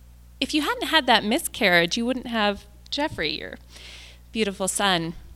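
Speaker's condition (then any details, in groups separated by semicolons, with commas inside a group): No condition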